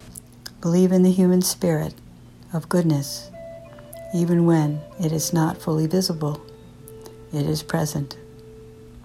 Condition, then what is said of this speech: No condition.